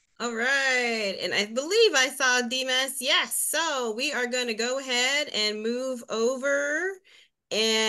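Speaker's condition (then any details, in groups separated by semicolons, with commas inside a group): No condition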